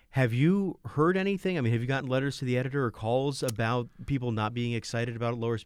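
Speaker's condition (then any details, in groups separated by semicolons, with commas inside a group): No condition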